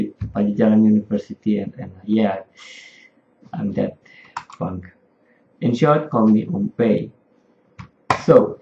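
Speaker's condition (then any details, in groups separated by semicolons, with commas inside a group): No condition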